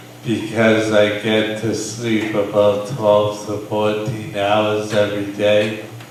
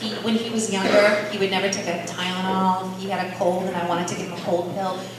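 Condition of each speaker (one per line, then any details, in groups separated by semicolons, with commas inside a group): Brain injury; heroin overdose, impaired hand use; occupational, physical and speech therapy; breath runs short during sentences
No condition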